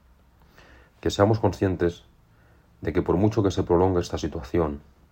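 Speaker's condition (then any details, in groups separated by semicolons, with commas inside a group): No condition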